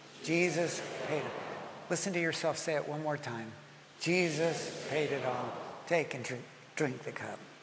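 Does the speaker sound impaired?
No.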